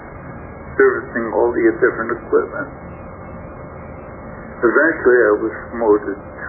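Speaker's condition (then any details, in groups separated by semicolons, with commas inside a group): Stroke affecting throat muscles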